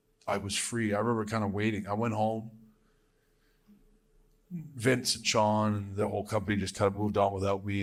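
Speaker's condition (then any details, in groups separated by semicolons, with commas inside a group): No condition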